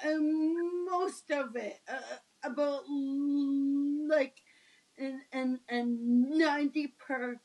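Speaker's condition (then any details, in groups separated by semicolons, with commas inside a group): Stuttering; repeated words, prolonged sounds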